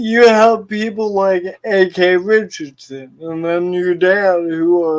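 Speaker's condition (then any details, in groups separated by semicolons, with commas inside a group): Cerebral palsy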